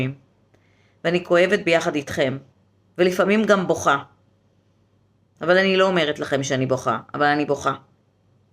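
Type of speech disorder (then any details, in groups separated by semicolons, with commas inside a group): None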